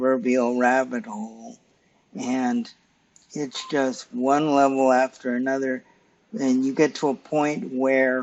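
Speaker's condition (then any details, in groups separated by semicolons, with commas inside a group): Cerebral palsy; stiff muscles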